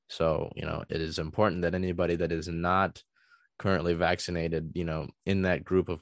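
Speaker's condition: No condition

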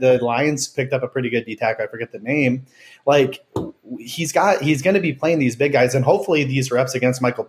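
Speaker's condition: No condition

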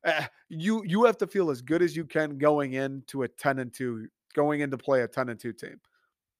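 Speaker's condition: No condition

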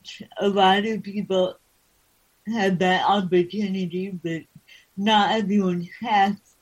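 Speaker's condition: Cerebral palsy

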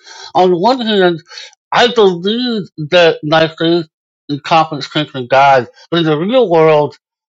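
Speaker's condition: Moebius syndrome; congenital

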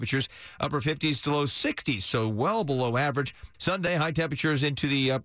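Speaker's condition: No condition

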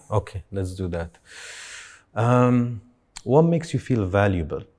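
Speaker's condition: No condition

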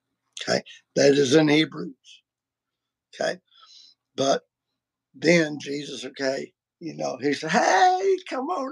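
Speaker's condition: Vocal cord surgery; multiple vocal cord surgeries

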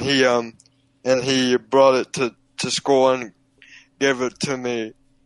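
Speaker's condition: Cerebral palsy; physical only, present from birth, born prematurely

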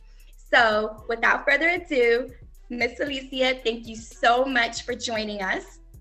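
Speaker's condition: No condition

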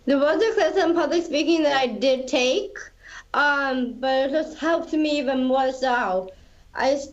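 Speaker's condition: Down syndrome; took public speaking class

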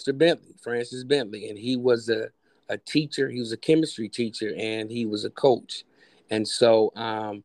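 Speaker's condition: No condition

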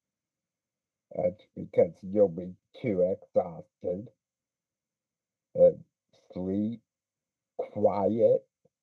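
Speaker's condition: Speech impediment

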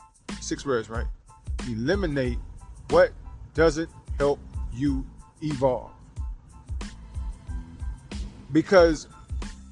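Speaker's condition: No condition

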